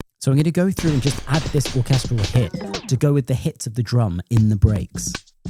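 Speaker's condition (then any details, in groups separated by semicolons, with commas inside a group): No condition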